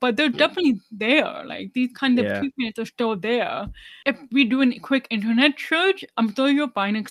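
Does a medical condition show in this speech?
Yes: deafness; about 99 percent hearing loss, hearing aids worn whole life, cochlear implant candidate but declined.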